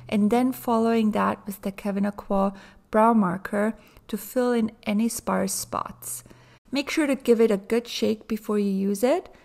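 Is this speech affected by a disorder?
No.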